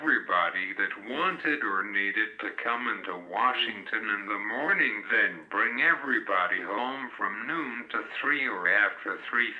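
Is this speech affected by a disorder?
Yes: cerebral palsy; quadriplegic, prenatal onset, cannot walk, fully dependent; nonverbal, uses speaking typing app, some voice understood by familiars.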